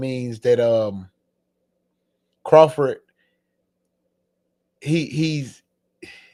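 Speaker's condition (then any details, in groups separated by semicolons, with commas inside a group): No condition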